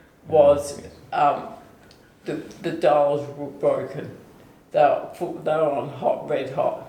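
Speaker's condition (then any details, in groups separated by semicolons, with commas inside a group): ALS/MND; onset foot drop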